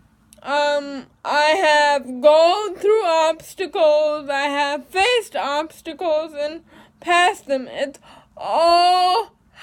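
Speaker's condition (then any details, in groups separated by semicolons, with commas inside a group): Cerebral palsy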